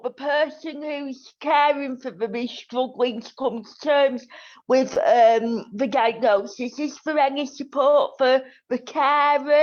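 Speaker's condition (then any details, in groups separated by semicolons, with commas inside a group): Cerebral palsy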